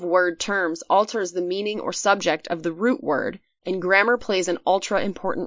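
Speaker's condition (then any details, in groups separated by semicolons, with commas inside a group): No condition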